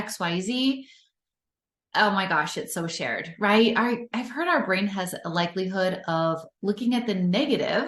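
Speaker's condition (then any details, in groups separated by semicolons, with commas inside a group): No condition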